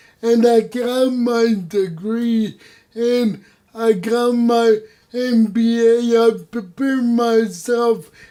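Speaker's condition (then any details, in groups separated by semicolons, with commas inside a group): Cerebral palsy; no voice control, unusual voice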